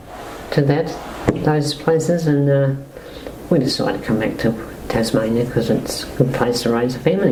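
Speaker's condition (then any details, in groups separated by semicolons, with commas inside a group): Motor neuron disease-like muscle disease; speech less clear than before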